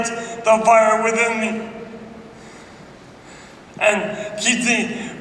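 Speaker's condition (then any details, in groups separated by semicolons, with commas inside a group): Traumatic brain injury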